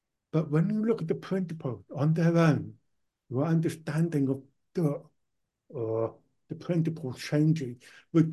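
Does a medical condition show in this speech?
Yes: profound deafness; born profoundly deaf, powerful hearing aids early, cochlear implant one ear after ear problem; cochlear implant about 20 years, hears nothing with implant off; hearing aids let own speech be heard, speech not too bad.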